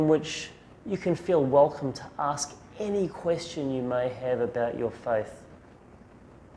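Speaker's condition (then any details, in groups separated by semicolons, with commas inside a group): No condition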